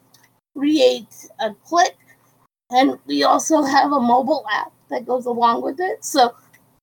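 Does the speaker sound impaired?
Yes: cerebral palsy; wheelchair user.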